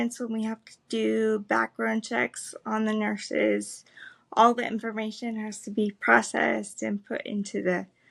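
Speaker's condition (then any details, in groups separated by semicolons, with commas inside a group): Cerebral palsy; spastic legs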